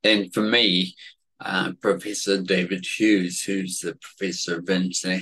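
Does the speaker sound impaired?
Yes: cerebellar atrophy; said to be genetic, significant environmental component, affects speech and balance, worse when tired or stressed; worse today than usual.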